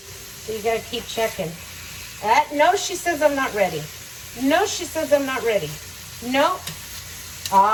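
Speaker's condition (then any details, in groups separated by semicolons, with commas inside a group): No condition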